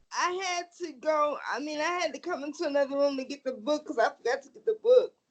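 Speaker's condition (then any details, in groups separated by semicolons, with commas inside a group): Cerebral palsy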